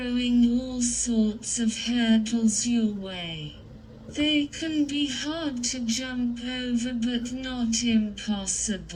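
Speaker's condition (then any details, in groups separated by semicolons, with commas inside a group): Cerebral palsy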